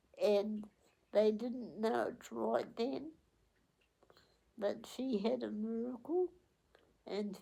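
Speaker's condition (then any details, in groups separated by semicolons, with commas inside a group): Cerebral palsy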